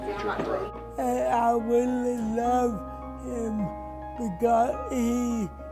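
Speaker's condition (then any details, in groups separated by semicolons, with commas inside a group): Cerebral palsy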